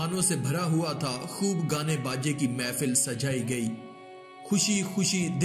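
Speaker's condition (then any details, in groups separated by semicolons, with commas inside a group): No condition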